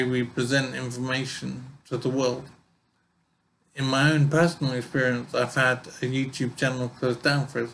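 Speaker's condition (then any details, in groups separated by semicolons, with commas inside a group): Brain injury; severe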